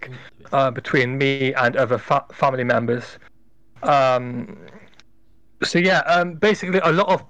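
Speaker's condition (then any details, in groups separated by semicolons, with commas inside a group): Unnamed lifelong condition, stuttering; lifelong condition present from birth; sometimes stutters, slurs or freezes on a word, usually edited out of pre-recorded episodes; repeated sounds, prolonged sounds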